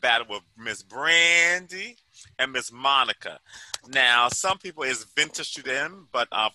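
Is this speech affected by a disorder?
No.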